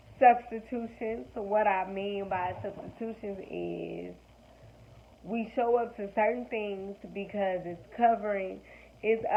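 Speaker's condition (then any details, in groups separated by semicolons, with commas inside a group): Cerebral palsy, spastic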